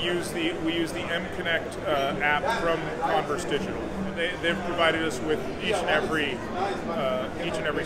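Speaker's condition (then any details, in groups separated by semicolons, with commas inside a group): No condition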